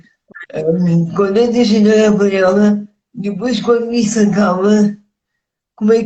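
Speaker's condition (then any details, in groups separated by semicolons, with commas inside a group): Cerebral palsy; speech affected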